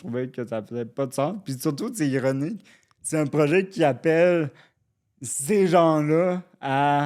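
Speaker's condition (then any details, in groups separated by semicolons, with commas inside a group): Cerebral palsy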